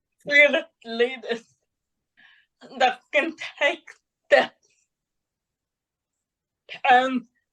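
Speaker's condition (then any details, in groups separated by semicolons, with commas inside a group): Cerebral palsy; adult, after childhood therapy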